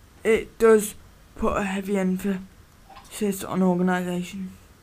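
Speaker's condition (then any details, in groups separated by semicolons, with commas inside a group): Cerebral palsy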